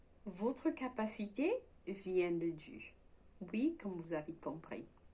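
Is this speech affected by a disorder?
No.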